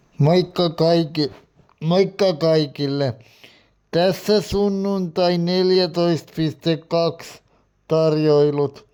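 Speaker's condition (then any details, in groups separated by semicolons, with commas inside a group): Cerebral palsy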